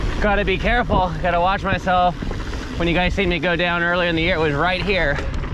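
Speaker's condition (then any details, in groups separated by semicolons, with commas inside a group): No condition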